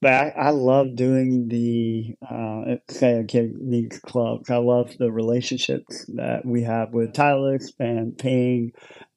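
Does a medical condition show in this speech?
Yes: cleft lip and palate; attributed to birthplace location.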